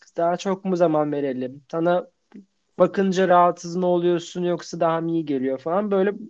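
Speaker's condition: No condition

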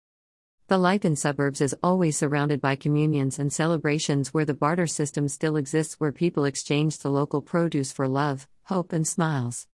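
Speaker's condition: No condition

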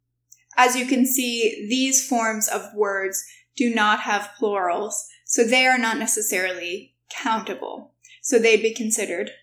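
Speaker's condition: No condition

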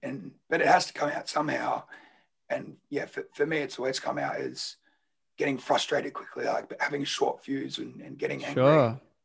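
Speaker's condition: Laryngeal cancer; laryngeal tumour removed by surgery then regrew

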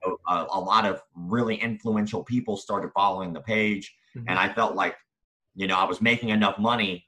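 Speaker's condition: Cleft palate and lip; facial scars

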